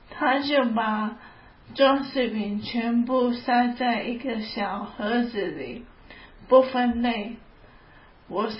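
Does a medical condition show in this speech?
Yes: ALS; onset about three years ago, hand muscle atrophy starting right hand, left hand over a year later.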